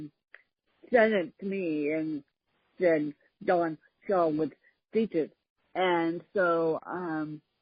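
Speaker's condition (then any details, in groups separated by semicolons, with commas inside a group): Hemiplegic cerebral palsy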